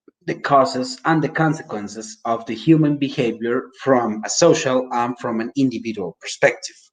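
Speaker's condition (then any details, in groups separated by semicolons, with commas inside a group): No condition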